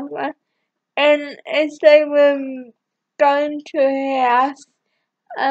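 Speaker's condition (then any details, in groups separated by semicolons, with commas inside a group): Cerebral palsy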